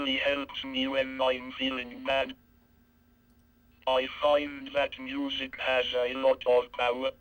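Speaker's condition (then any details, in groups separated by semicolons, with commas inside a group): Cerebral palsy, speech-generating device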